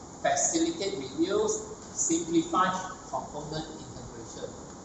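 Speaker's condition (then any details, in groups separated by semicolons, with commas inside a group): No condition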